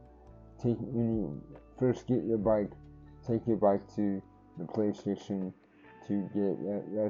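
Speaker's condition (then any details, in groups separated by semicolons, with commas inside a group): Cerebral palsy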